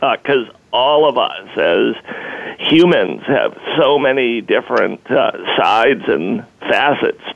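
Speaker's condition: Spasmodic dysphonia; sudden onset

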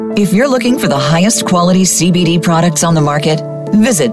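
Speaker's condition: No condition

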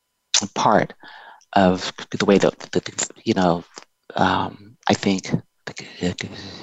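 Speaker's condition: Stuttering; covert stuttering hidden for decades, 21 routine strategies written down to appear fluent; stutters openly rather than avoiding, discloses stutter up front, can choose to stutter anyway; silent pauses without voice, word substitution, phone speaking very difficult, varies regardless of nervousness, stutters during recording; repeated sounds, prolonged sounds

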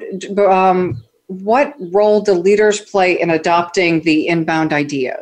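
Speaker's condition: No condition

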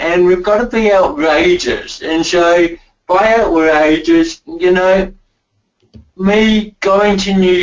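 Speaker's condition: Cerebral palsy; cerebral palsy from birth

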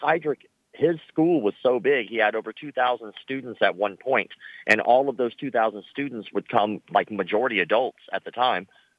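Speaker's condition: Cleft lip and palate; born with cleft lip and palate

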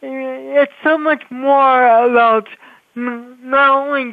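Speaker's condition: Cerebral palsy; speech affected by cerebral palsy

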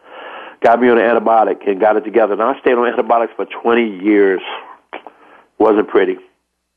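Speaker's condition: No condition

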